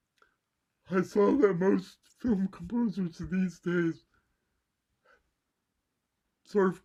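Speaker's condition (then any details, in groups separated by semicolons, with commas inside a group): Cerebral palsy; mild left side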